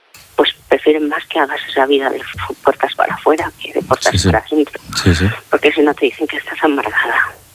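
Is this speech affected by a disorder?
Yes: facial palsy; facial palsy after cancer surgery three years ago, age 47 now, ongoing medical follow-up.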